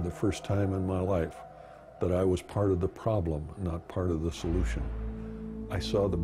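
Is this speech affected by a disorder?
No.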